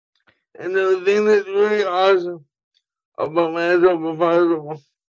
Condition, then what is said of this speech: Cerebral palsy. I have pain up and down my body. I talk funny sometimes, and everything I